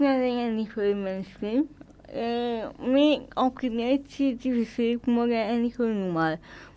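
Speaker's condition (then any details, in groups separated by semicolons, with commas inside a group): Cerebral palsy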